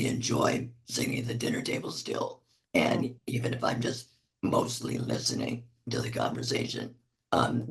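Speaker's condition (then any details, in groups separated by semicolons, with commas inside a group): Laryngectomy; laryngectomy nearly nine years ago, 28-year cancer survivor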